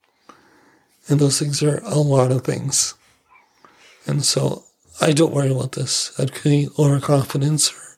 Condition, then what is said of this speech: ALS (motor neuron disease). And I do think that my facial and jaw and inside, my whole anatomy is not quite the same, mm-hmm.